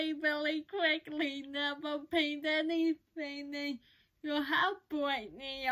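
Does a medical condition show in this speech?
Yes: cerebral palsy; uses crutches.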